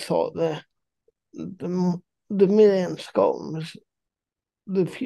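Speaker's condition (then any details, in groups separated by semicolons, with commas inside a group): Cerebral palsy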